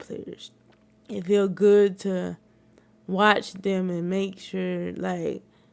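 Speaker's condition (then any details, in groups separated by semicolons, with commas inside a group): Cerebral palsy; wheelchair user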